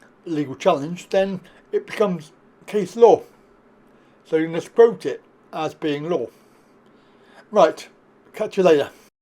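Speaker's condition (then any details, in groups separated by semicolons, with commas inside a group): Cerebral palsy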